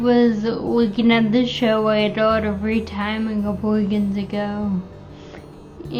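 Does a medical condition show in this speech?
Yes: Friedreich's ataxia.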